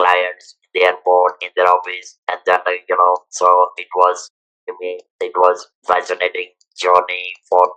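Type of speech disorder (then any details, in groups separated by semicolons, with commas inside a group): Electrolarynx speech; throat cancer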